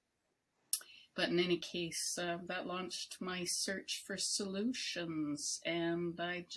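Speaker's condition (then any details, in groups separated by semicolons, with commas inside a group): No condition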